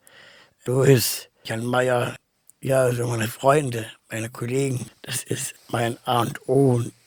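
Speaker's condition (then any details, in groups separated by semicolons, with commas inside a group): Down syndrome; trisomy 21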